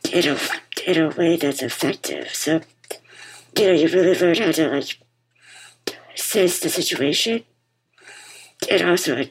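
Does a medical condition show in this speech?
Yes: muscular dystrophy; form of muscular dystrophy diagnosed as toddler, wheelchair user, relies on others for most daily activities; bipap machine audible throughout conversation.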